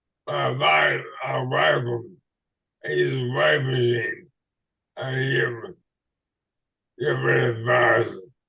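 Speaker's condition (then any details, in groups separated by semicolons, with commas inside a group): ALS/MND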